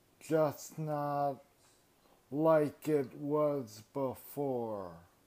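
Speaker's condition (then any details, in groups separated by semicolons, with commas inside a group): Traumatic brain injury, diffuse axonal injury; 35 years since injury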